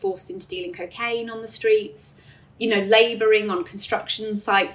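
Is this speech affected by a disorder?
No.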